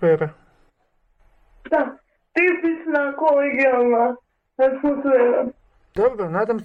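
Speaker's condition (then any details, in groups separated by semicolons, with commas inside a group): Cerebral palsy; steady personal assistant via Druga Zamisao for almost two years, records literature, exams taken orally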